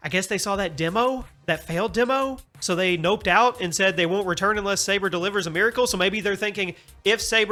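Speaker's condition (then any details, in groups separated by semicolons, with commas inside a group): No condition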